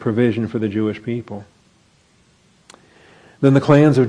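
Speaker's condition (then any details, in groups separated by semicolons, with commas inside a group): No condition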